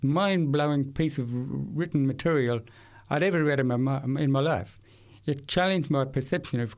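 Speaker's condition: Severe to profound hearing loss; uses hearing aids

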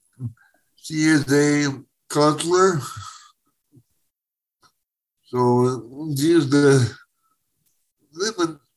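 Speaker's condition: Cerebral palsy, spastic

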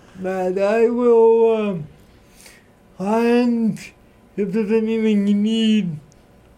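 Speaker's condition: Cerebral palsy

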